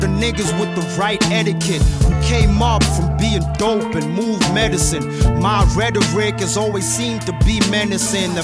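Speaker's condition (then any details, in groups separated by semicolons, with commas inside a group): No condition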